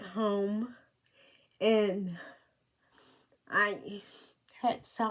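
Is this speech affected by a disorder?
Yes: cerebral palsy; speech affected.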